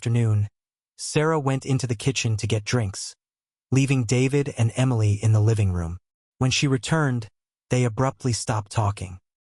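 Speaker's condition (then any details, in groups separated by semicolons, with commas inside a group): No condition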